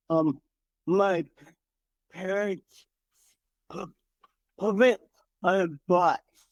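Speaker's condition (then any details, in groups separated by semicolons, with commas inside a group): Cerebral palsy; from birth, entire left side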